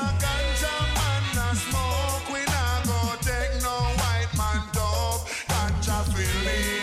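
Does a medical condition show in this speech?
No.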